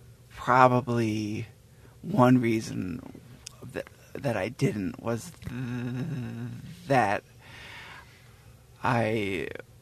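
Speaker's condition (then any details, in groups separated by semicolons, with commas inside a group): Stuttering; lifelong stutter, at times covert about stuttering, especially in childhood; b sound at word start hard, cannot say Ben, stuttered significantly on calls to senators; repeated sounds, blocks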